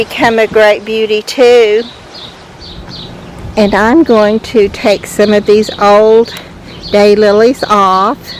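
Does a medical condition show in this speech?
No.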